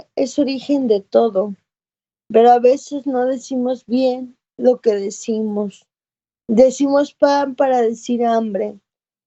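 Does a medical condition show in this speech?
Yes: cerebral palsy.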